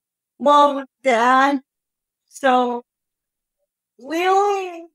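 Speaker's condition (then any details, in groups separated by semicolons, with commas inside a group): Cerebral palsy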